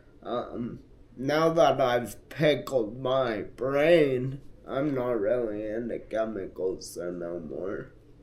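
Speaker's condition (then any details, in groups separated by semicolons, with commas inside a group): Multiple sclerosis; affects hands and left arm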